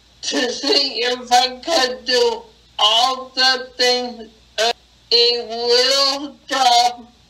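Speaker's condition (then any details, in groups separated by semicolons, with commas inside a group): Acquired brain injury; cannot talk as before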